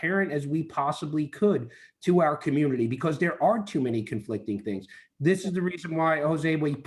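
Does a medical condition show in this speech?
No.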